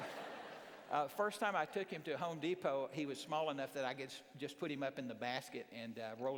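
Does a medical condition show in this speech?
No.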